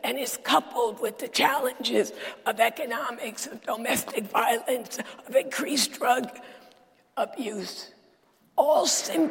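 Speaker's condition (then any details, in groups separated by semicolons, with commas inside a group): Dysphonia; dysphonia diagnosed about a decade ago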